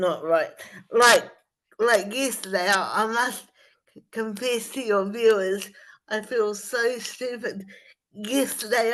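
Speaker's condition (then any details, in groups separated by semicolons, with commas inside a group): Spastic cerebral palsy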